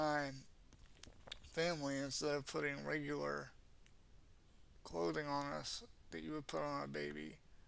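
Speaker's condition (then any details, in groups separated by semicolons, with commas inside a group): Cerebral palsy; has had speech therapy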